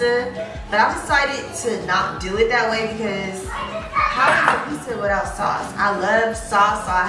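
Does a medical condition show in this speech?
No.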